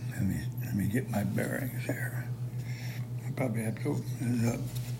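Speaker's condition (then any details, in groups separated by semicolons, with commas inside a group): Parkinson's, severe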